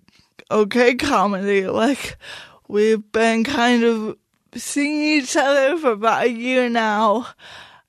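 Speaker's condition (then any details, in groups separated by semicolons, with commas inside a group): Cerebral palsy; speech noticeably affected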